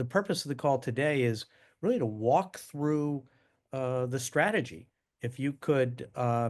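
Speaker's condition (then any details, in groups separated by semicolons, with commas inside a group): No condition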